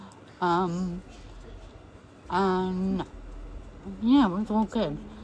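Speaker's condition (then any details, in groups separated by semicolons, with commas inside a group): MND; voice may be difficult to understand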